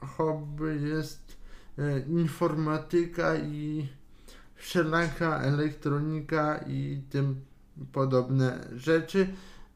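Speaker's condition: Cerebral palsy; wheelchair user

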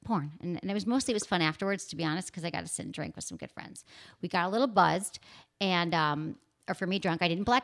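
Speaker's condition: No condition

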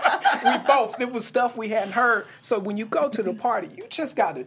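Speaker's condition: No condition

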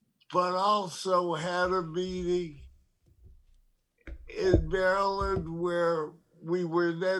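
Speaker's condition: Parkinson's disease; diagnosed over 9 years ago

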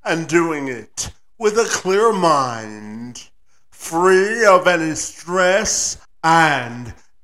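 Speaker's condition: Spastic quadriplegic cerebral palsy, severe

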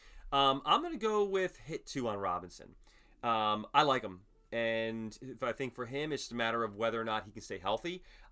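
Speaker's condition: No condition

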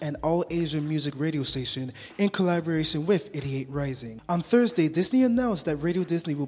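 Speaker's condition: No condition

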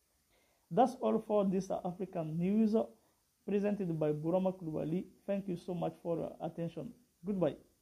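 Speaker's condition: No condition

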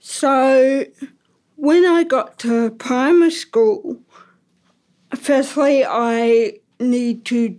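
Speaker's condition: Ataxic cerebral palsy; balance

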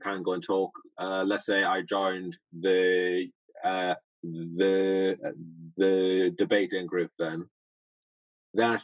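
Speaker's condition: Stutter; persistent stutter that does not fade, ongoing long-term self-management; much improved but still present, self-managed with rhythmical thinking pacing and tongue twisters; repeats parts of words, blocks on words, stuck on certain sounds, worse with stress, slows to beat; repeated words, prolonged sounds

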